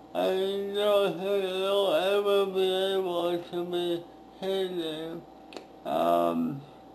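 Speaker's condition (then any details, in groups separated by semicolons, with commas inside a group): Speech impairment after birth surgery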